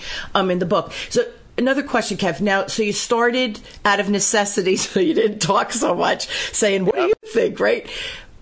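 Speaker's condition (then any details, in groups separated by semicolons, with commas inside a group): No condition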